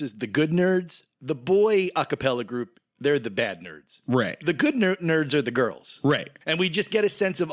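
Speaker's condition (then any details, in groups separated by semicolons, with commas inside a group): No condition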